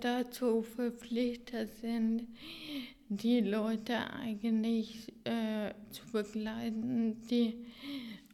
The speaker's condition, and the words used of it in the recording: Ataxia. Hauptsächlich immer um Kommunikation und das äh, die Sprachvermögen bei mir eingeschränkt ist, nimmt mich eigentlich die Verwaltung nicht.